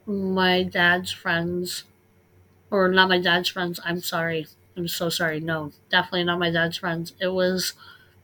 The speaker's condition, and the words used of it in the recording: Cleft palate. And as you're hearing me now talk, you can probably hear me breathe more than my words.